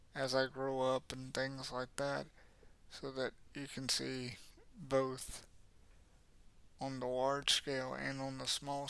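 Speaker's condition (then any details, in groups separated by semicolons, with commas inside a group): Cerebral palsy; has had speech therapy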